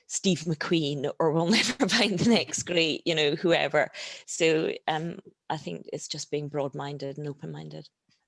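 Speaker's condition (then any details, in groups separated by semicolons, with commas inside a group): No condition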